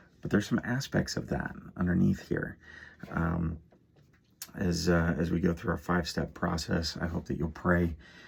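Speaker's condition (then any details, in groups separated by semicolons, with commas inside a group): No condition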